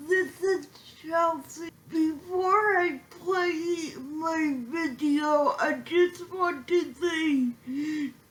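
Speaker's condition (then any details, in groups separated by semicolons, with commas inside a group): Physical speech impairment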